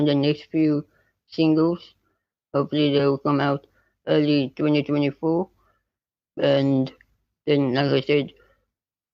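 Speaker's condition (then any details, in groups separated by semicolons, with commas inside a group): Spinal muscular atrophy type 2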